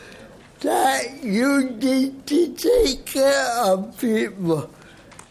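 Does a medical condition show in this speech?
Yes: cerebral palsy.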